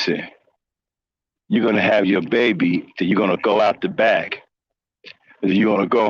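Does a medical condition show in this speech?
No.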